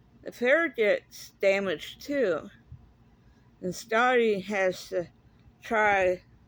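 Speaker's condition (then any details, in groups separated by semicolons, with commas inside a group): Cerebral palsy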